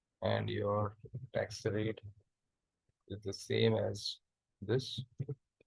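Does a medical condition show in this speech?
No.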